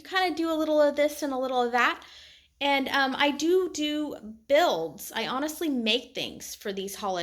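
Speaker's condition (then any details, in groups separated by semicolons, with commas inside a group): No condition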